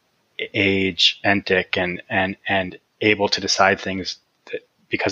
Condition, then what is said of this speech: Stuttering. I feel fairly comfortable stuttering most of the time.